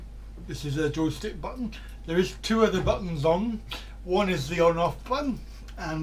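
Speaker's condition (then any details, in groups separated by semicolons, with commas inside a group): Cerebral palsy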